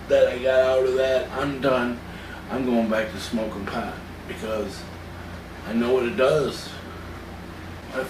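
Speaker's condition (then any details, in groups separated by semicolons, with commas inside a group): Cerebral palsy; from birth, spasticity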